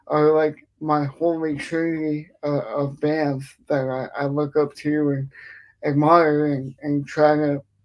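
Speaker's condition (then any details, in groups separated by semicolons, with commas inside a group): Cerebral palsy; affects speech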